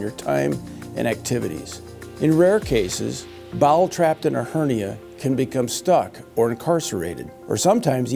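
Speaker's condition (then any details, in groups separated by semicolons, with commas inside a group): No condition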